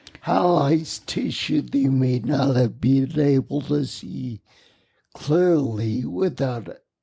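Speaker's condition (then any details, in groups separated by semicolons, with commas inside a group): Spinocerebellar ataxia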